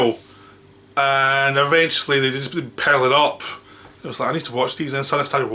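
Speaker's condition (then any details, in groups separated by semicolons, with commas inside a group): No condition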